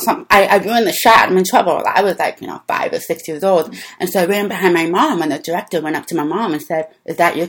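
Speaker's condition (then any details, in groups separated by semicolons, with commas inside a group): Deafness; deaf since childhood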